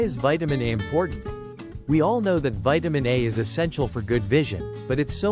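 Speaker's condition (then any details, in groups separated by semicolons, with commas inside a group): No condition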